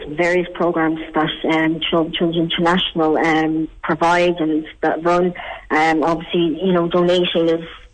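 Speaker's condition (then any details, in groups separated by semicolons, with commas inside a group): Cleft palate; congenital, with leg problems, could not eat properly before age 6, over 30 surgeries in Ireland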